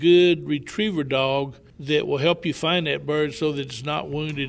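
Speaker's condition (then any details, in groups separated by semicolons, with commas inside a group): No condition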